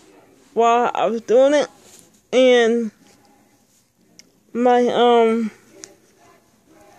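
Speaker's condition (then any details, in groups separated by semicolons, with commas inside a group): Speech impairment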